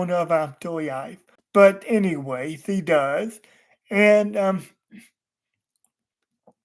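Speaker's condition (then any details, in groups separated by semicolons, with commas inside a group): Cerebral palsy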